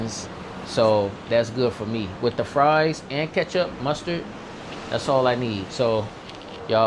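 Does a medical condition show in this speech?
No.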